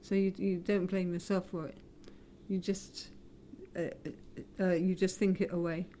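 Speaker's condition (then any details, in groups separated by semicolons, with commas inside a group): Parkinson's disease; diagnosed 1997, dopamine shortage causes stiffness, specialist Ray Chowdhury delayed dopamine, dopamine agonist then pump; about 15 years since diagnosis, pump prevents seizing up on stage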